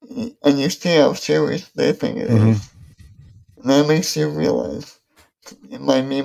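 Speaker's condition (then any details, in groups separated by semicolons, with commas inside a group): ALS; amyotrophic lateral sclerosis diagnosed August 2011 at age 27, symptoms began before diagnosis, progressive muscle weakness; about 10 years since diagnosis; affects mouth function, reading aloud affected, apologizes for speech, host takes over reading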